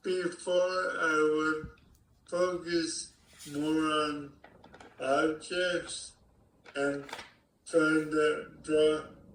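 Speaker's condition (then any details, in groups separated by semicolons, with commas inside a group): ALS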